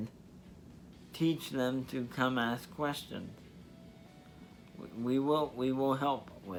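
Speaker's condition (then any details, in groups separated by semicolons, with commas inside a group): Spastic diplegia cerebral palsy; spastic diplegia, wheelchair user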